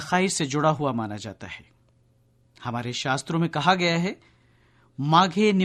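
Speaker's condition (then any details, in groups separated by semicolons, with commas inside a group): No condition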